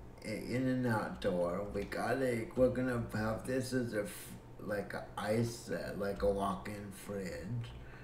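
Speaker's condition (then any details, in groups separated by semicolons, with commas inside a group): Cerebral palsy; breathing fine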